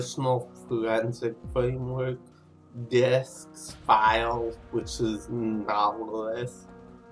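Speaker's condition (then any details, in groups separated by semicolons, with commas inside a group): Cerebral palsy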